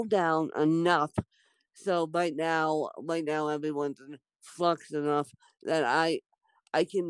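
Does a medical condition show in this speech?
Yes: cerebral palsy, mixed, moderate.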